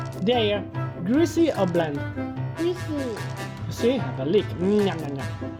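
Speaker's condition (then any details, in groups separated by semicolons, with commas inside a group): No condition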